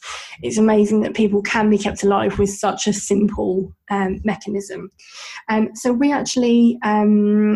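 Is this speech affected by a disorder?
Yes: bilateral cleft lip and palate; congenital, fed as infant on Man bottle squeeze feeding bottle.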